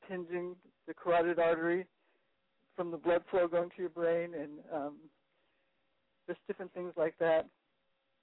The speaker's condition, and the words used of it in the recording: Parkinson's disease. I mean, it's convincing just listening to you talk.